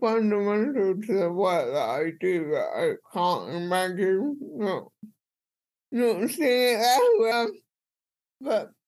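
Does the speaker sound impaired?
Yes: cerebral palsy; speech impediment.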